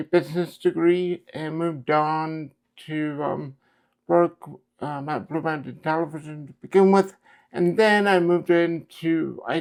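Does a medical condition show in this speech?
Yes: cerebral palsy; affects right side, right hand and leg; affects speech.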